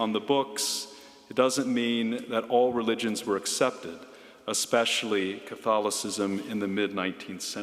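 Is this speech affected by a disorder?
No.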